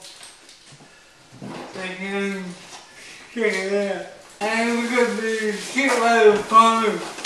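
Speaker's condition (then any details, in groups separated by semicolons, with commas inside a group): Cerebral palsy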